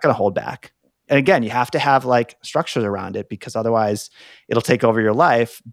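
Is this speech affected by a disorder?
No.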